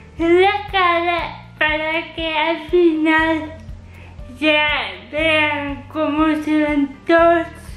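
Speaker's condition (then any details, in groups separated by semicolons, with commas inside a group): Cerebral palsy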